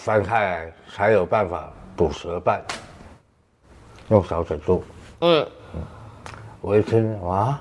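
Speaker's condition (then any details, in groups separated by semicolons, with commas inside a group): Tongue cancer surgery, partial glossectomy with tongue flap; tongue cancer at 50, stage 2, oral chemotherapy, recurrence, two thirds right tongue removed; eating and speaking affected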